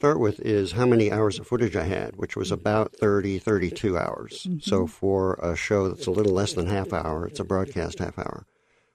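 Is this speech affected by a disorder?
Yes: cleft lip and palate.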